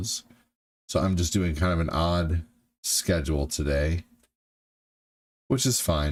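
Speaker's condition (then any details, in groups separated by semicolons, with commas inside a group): No condition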